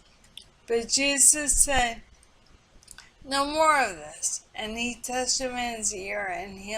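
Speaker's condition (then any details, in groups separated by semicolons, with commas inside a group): Multiple sclerosis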